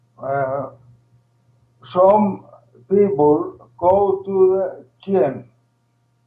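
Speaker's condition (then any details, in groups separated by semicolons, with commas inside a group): ALS, primary lateral sclerosis, PLS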